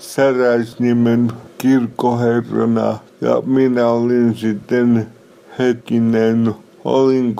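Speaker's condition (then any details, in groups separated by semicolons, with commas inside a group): Cerebral palsy; somewhat unclear, self-described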